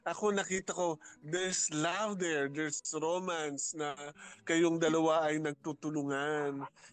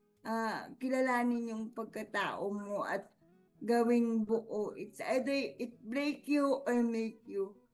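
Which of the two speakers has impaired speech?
The second: cerebral palsy; cerebellum affected; speaking effortful, some difficulty talking.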